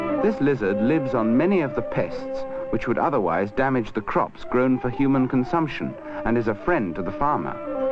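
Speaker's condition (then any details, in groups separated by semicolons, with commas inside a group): No condition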